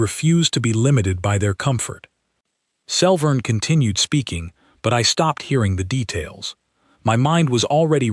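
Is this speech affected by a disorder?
No.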